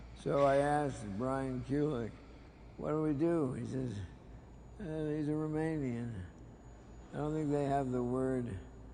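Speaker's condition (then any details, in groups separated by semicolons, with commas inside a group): Parkinson's disease; diagnosed 20 years ago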